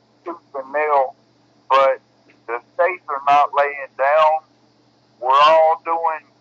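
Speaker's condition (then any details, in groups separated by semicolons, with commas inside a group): Cerebral palsy; bedbound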